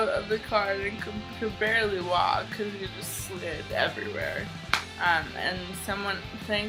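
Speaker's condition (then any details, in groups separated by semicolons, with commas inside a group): Cerebral palsy; mild fine motor impairment, physical therapy until age 18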